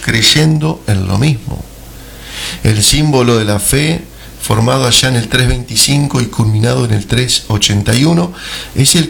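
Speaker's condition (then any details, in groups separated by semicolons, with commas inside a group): No condition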